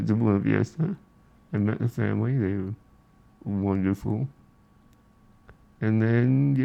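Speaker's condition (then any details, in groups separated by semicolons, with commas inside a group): Spinal muscular atrophy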